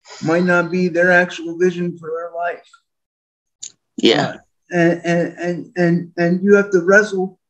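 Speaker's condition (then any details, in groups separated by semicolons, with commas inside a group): Spastic quadriplegic cerebral palsy; spastic quadriplegic, permanent wheelchair user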